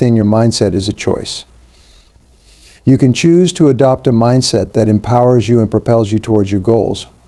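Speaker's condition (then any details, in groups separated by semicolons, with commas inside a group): No condition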